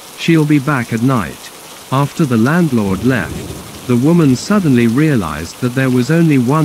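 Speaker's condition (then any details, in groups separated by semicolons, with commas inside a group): No condition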